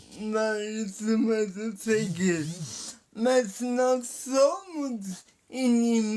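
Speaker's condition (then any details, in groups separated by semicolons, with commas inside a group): Paralysis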